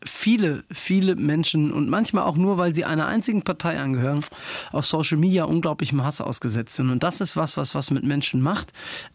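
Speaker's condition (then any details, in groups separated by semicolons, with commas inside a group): Tourette syndrome; regarded as physical disability or impairment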